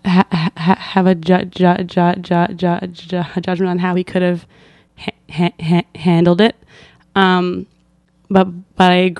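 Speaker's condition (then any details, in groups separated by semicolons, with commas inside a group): Stuttering; therapy over past 3 years: fluency shaping, stuttering modification, voluntary stuttering, subway talks with strangers; big blocks, stops and exhales during blocks, long repetitive stutters, often anticipates stutter before words; repeated sounds, prolonged sounds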